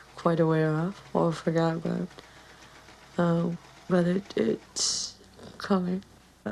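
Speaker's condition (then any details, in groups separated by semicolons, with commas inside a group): Cerebral palsy; mild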